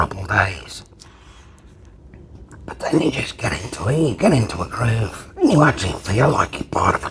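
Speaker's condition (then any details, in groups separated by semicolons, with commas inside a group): Laryngectomy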